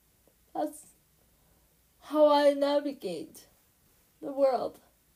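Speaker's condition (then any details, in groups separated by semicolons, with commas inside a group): Cerebral palsy; since birth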